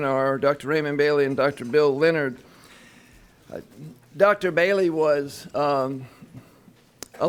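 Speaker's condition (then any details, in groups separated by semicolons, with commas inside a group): No condition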